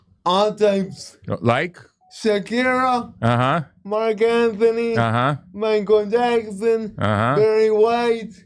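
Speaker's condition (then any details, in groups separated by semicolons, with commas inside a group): Cerebral palsy; cord asphyxiation at birth, limits walking and daily tasks; occupational, physical and speech therapy; speech therapy for communication skills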